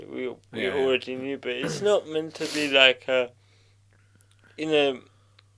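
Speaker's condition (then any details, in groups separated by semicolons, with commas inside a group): Cerebral palsy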